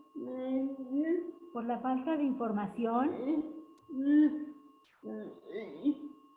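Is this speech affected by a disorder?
Yes: cerebral palsy; since birth.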